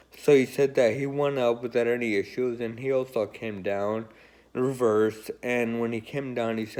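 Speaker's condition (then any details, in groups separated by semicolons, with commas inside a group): Friedreich's ataxia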